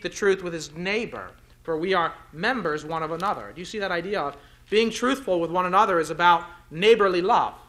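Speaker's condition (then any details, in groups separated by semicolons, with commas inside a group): No condition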